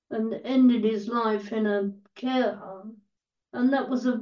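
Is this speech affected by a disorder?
Yes: cerebral palsy; quadriplegia, wheelchair user, totally blind from 15, partially deaf, treated 4-19 at Bowbath Cerebral Palsy Centre; 24/7 live-in carer; dictated book to Steve who typed, speaks fast when in full flow.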